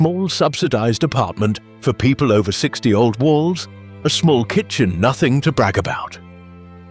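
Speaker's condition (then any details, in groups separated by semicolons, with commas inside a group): No condition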